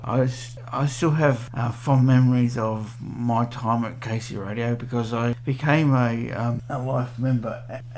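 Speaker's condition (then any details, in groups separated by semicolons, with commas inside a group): Cerebral palsy; 46 years old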